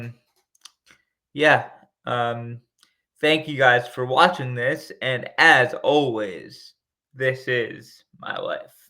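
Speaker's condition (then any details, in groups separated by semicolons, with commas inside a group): Cerebral palsy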